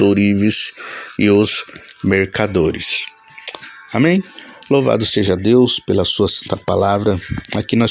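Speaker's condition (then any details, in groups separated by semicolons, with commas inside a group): No condition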